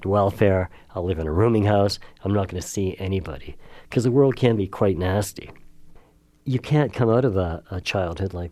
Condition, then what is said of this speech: Cleft palate. And I started talking about, and you can see how serious his case is, and but that little guy now does cartoon voices for part of his living.